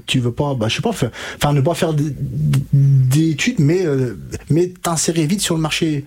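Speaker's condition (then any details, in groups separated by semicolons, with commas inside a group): Stuttering; onset age 5 to 6, severe from age 5 to 20, untreated in childhood; age 33, therapy from age 20 with stuttering specialist Catherine Daubier, Nancy, fluency techniques; blocks and repetitions, formerly could not finish a sentence without blocking; repeated sounds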